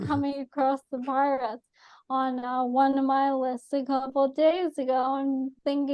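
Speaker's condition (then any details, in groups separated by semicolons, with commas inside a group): ALS; atypical case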